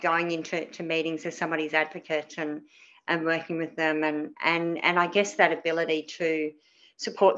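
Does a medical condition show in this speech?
Yes: cleft palate; spoke differently as child.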